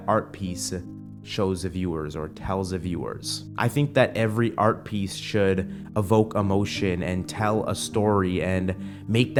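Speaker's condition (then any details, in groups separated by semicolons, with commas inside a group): No condition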